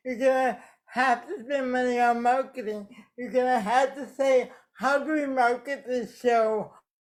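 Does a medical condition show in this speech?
Yes: cerebral palsy; affects speech.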